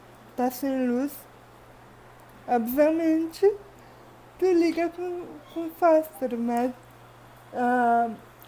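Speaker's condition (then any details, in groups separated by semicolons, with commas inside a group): Cerebral palsy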